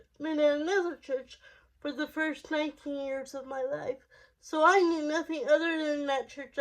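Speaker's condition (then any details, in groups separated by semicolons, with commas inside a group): Cerebral palsy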